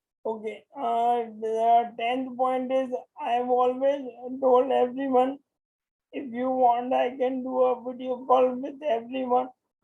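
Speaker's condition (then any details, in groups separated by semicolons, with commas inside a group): Motor neuron disease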